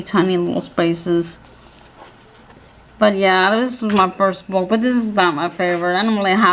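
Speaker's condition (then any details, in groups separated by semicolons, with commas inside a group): Cerebral palsy; physical handicap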